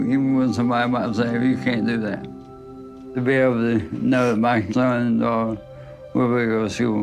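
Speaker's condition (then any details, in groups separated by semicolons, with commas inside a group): ALS; speech affected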